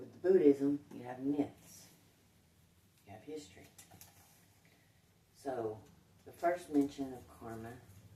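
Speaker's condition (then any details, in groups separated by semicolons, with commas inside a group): No condition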